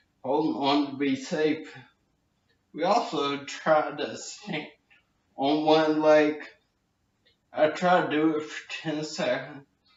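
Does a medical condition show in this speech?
Yes: brain injury with dysarthria; dysarthria, left vocal cord spasm, affects walking, balance, handwriting; daily therapy, ENT scope exams, muscle relaxant for walking, voice; shaky wavery sustained phonation, breathing resistance device, daily speech exercises.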